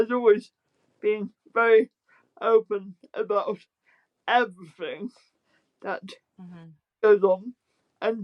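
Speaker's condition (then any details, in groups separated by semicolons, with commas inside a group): Spastic quadriplegic cerebral palsy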